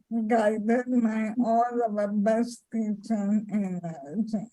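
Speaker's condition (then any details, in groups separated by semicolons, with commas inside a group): ALS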